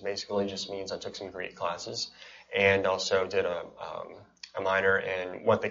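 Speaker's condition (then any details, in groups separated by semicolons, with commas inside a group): Cleft palate and cleft lip; present from birth in Kuwait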